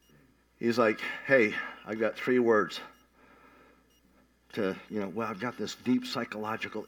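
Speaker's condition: Cleft palate; not expected to survive first week

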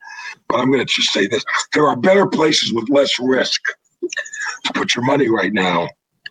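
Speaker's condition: Throat cancer, vocal cords removed; 63 surgeries under general plus about 100 in office

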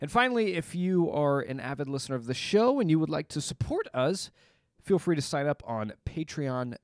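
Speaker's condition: No condition

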